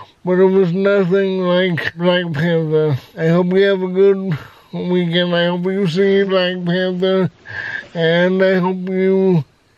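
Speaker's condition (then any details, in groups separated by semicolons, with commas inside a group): Cerebral palsy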